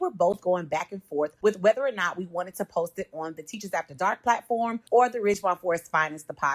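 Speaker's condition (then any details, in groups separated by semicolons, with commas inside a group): No condition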